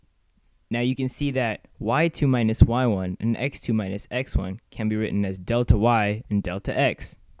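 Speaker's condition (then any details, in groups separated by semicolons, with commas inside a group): No condition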